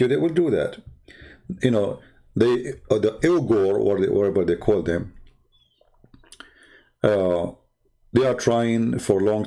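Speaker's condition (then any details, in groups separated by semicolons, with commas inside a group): No condition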